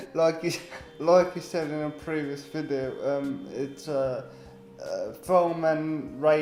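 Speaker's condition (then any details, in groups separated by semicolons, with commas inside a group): Quadriplegic cerebral palsy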